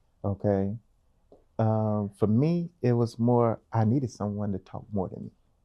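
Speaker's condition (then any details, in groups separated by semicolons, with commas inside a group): No condition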